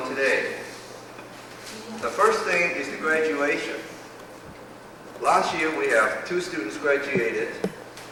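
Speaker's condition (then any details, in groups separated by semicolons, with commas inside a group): No condition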